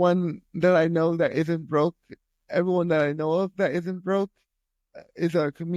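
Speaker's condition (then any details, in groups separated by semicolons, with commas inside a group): Spastic quadriplegic cerebral palsy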